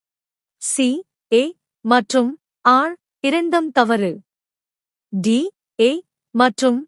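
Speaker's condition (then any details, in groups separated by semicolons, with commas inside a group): No condition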